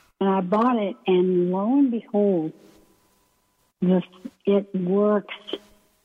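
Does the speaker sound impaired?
Yes: ALS; onset right foot at VA internship in Maine, year of testing before diagnosis, wheelchair user; breathing muscles weak, speech effortful, may sound weak or unclear, paces speech with breath, slowing, pausing.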